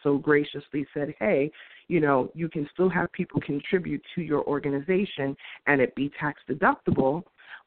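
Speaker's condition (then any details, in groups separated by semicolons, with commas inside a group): No condition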